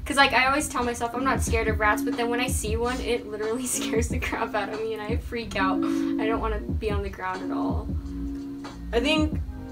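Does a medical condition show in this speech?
No.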